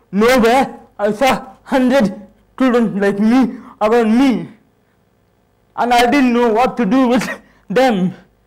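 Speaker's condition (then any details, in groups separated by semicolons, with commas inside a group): Cerebral palsy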